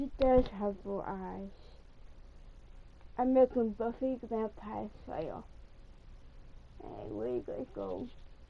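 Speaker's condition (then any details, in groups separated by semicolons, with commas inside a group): Cerebral palsy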